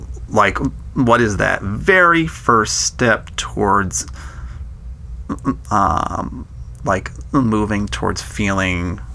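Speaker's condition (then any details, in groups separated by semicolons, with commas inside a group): Stuttering; stuttering since age 3, ongoing into adulthood; still stutters; stutters in varied ways, repeats phrases, blocks, phone calls challenging; blocks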